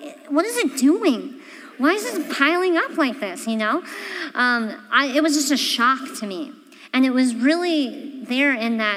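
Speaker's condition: Cleft palate; congenital

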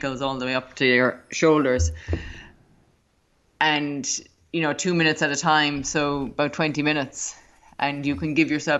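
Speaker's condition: No condition

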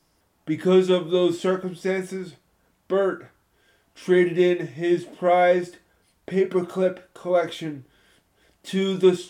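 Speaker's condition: Spastic cerebral palsy; from spinal meningitis, born two months premature, present from birth, stiff tight involuntary muscles, mainly legs; moderately impacted balance and coordination, uses crutches

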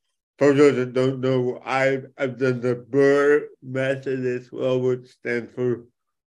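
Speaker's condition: Cerebral palsy; affects speech

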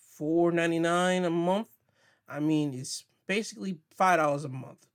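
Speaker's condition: No condition

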